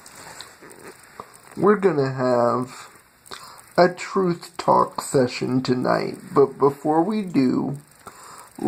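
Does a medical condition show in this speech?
Yes: cerebral palsy.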